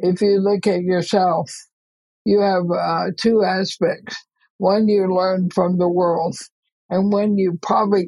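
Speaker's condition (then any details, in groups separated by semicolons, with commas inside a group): ALS; progressive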